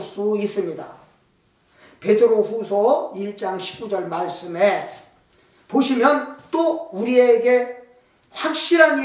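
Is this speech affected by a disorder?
No.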